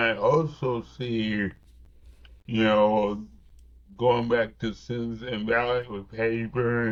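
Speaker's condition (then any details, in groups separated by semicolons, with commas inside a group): Cerebral palsy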